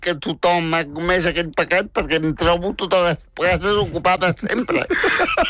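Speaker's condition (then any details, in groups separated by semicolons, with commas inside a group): Spastic tetraplegic cerebral palsy; very talkative since age 3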